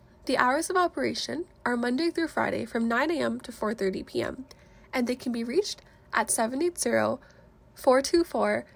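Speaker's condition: No condition

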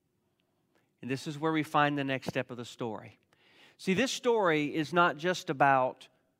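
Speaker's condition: No condition

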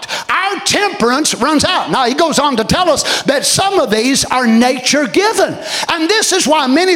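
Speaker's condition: No condition

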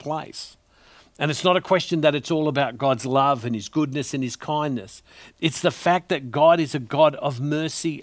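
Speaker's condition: No condition

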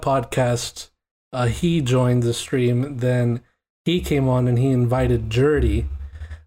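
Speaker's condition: No condition

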